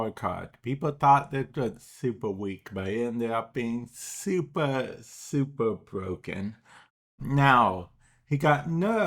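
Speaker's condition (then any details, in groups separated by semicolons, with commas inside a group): Cerebral palsy; speech intermittently affected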